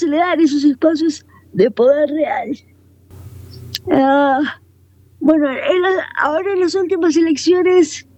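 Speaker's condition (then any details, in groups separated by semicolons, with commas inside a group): Cerebral palsy, quadriparesis; wheelchair user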